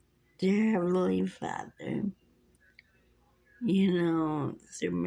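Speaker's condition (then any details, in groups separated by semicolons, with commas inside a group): Muscular dystrophy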